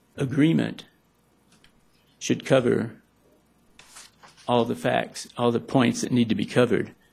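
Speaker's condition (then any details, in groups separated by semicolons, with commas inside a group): Parkinson's; may stumble over words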